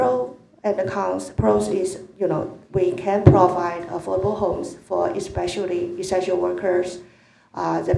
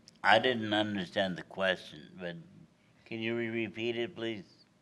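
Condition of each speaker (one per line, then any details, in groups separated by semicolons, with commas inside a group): No condition
Cerebral palsy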